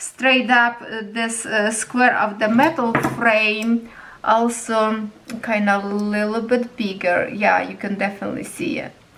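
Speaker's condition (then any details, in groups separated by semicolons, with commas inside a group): No condition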